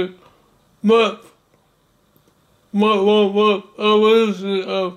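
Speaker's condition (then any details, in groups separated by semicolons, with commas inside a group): Cerebral palsy; speech disability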